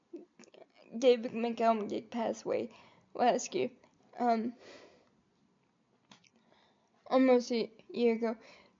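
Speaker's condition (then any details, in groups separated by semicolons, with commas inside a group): Cerebral palsy; quadriplegic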